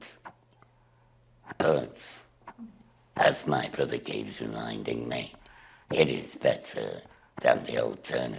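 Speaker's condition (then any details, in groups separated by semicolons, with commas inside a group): Laryngectomy; still has voice after operation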